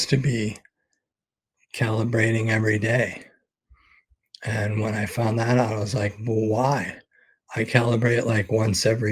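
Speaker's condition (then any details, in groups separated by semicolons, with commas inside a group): ALS; expects to lose voice very soon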